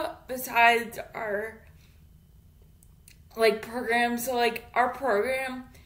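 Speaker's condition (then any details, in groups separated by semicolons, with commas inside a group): Cerebral palsy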